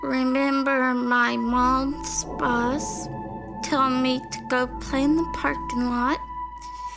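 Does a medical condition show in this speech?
Yes: hearing damage; accident injury at age 4, near 3-week coma, skull and one eye damaged, vision, balance damaged; relearned to speak and walk, lasting effects persist, dozens of surgical procedures; initially could not speak, first voice unclear screech, later relearned speech.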